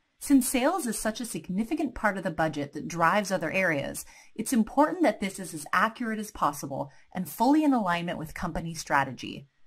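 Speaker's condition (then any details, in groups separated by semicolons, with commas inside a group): No condition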